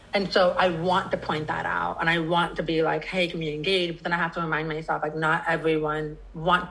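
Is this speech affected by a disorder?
Yes: deafness, cochlear implant; congenital deafness, cochlear implant right, hearing aid left, implant revision surgery, off-ear Kanzo processor; no sound without implant or hearing aid, never learned sign language; deaf accent, speech differs from hearing speakers, communicates by spoken language.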